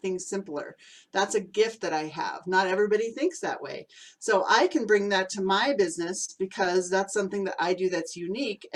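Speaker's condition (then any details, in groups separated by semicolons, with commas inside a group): No condition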